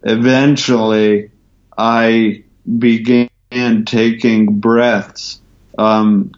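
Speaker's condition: Ataxia from traumatic brain injury; emergency brain surgery, coma, breathing tube two weeks, tracheotomy avoided, memory spared

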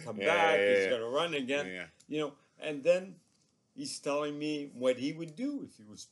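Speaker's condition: ALS; progressively crippling neurological disorder

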